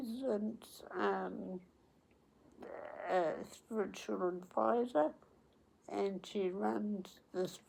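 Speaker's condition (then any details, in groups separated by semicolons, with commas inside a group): Cerebral palsy; onset at 8 days old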